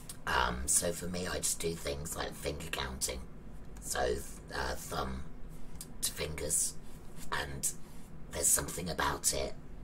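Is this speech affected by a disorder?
Yes: laryngectomy; trachea partly removed.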